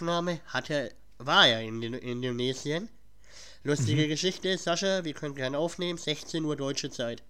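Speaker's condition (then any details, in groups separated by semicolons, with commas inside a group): Cleft palate; has a cold at recording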